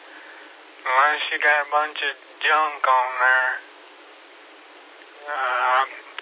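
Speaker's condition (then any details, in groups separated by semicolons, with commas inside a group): Parkinson's; fall risk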